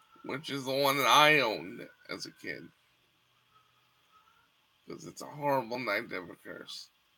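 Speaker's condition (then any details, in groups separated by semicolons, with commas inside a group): Cerebral palsy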